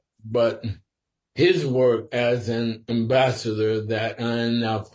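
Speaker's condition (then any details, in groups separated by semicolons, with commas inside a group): Sporadic ALS; swallowing and breathing tested; must speak slower and carefully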